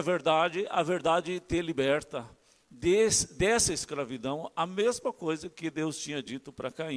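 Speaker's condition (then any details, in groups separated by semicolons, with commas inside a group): No condition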